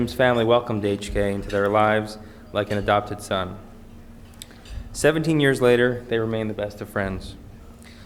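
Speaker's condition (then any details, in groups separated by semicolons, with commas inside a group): No condition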